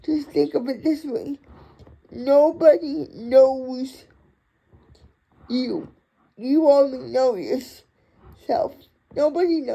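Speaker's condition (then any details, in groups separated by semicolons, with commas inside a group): Cerebral palsy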